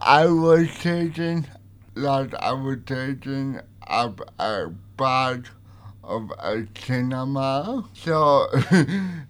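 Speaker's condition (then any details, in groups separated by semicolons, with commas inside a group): Cerebral palsy; uses light writer communication device; interview combines own voice with audio typed on Lightwriter communication device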